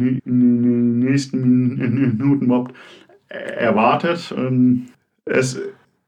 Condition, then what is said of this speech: Stuttering. Ich schreibe flüssig, aber ich spreche eben überhaupt nicht flüssig.